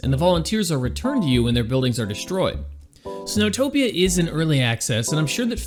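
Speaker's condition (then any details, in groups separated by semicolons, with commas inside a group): No condition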